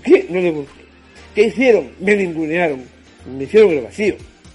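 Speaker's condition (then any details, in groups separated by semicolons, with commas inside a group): Down syndrome; genetic disorder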